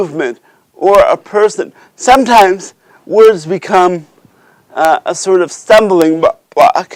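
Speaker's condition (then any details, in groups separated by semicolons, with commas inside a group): Cerebral palsy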